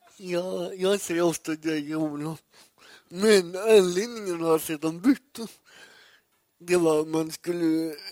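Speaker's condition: Cerebral palsy; great difficulty saying some words such as stockholm, much improved through practice

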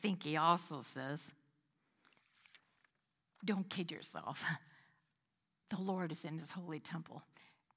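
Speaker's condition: No condition

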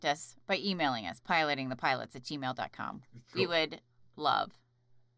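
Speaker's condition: No condition

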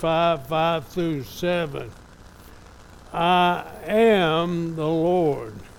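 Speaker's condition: ALS; father died of same disease, diagnosed by doctor in Lubbock, second opinion in Dallas; somewhat affected, evident today

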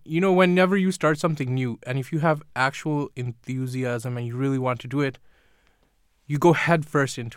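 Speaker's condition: No condition

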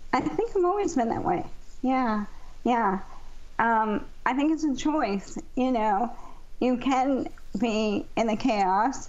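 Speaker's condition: ALS; used amplifier much of the time to be heard

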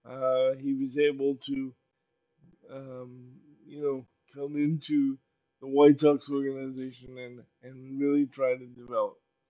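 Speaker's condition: Cerebral palsy; very poor balance

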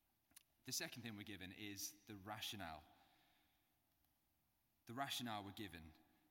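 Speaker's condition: No condition

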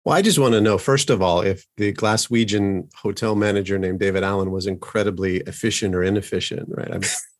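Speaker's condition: No condition

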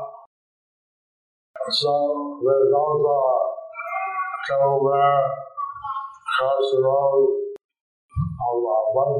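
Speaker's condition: Stroke with facial paralysis; half the face paralyzed; speech hard for some listeners to understand, another person repeats speech for listeners

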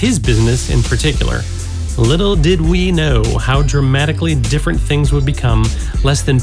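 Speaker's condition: No condition

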